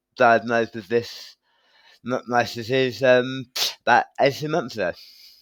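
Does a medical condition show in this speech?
Yes: tongue cancer surgery.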